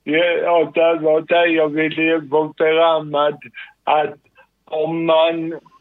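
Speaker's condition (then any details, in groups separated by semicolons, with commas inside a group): Cerebral palsy; sudden involuntary jerks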